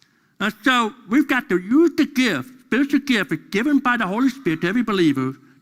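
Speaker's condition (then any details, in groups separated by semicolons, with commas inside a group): Deafness; deaf during school years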